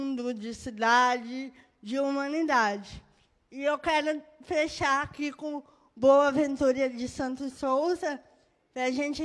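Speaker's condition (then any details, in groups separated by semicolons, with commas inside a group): Cerebral palsy; birth brain injury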